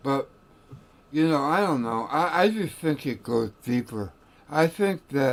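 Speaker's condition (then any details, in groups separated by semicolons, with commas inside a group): Tongue cancer; radiation-treated tongue cancer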